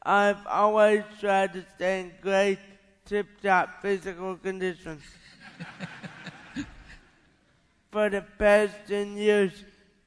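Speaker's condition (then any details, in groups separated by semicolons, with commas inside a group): Cerebral palsy; not birth defects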